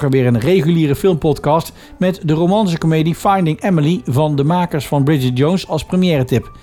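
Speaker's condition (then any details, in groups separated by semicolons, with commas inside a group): No condition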